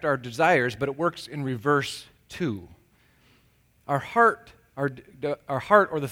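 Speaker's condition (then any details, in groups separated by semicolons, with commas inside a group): No condition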